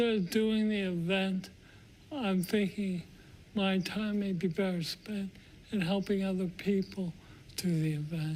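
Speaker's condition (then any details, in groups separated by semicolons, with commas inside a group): Parkinson's disease; strong voice, sings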